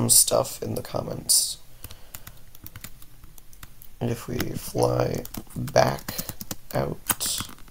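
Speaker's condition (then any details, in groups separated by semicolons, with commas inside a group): No condition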